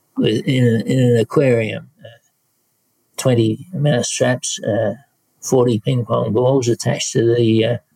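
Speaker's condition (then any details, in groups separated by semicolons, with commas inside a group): Parkinson's disease; on medication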